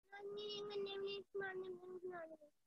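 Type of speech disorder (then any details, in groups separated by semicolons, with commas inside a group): Flaccid dysarthria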